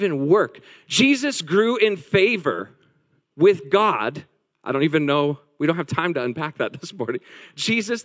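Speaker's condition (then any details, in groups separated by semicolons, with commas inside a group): No condition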